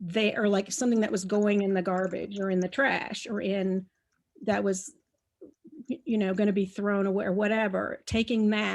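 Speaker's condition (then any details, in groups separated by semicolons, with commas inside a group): No condition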